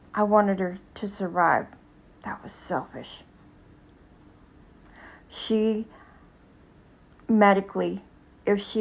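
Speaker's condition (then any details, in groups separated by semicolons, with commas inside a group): Cerebral palsy; speech noticeably atypical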